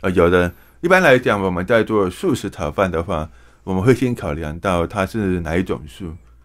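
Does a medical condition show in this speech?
Yes: hearing impairment.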